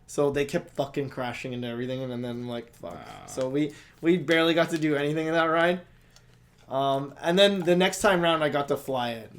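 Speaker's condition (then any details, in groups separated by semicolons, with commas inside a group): No condition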